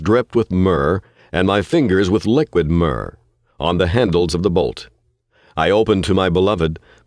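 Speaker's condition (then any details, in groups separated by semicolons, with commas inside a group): No condition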